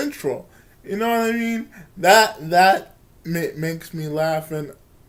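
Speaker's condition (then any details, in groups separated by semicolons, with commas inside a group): Cerebral palsy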